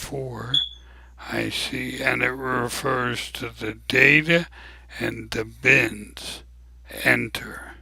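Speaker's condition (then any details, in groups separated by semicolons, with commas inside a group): ALS; abnormally slow voice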